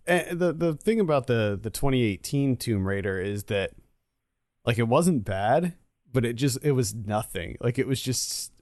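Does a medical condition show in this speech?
No.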